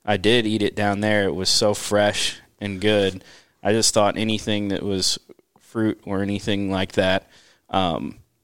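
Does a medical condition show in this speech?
No.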